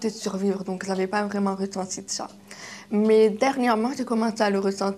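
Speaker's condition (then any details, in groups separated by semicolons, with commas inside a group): Deafness, acquired deafness, kidney-disease related; kidney disease from age 1.5 damaged ears, progressive loss, hearing aids, left ear deaf at 20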